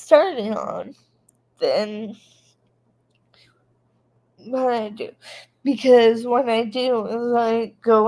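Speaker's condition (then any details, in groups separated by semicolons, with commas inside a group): Cerebral palsy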